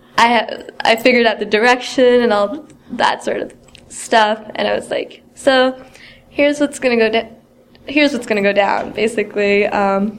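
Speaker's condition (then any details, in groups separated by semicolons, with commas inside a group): No condition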